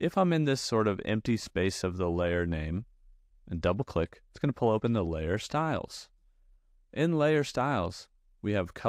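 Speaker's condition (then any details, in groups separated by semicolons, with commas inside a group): No condition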